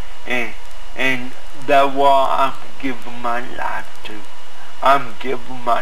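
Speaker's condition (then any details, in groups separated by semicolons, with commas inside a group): Cerebral palsy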